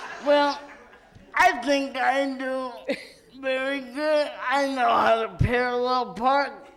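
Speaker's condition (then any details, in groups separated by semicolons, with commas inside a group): Cerebral palsy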